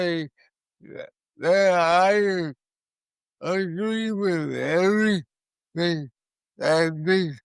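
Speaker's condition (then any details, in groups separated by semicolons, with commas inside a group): Cerebral palsy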